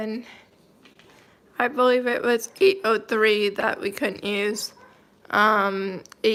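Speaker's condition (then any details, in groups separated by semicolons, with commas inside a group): Cerebral palsy, mild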